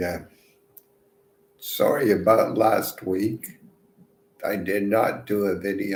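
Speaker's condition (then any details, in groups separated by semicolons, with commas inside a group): Multiple sclerosis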